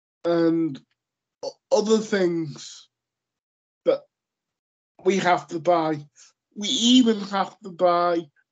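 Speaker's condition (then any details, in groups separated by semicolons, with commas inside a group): Cerebral palsy; lifelong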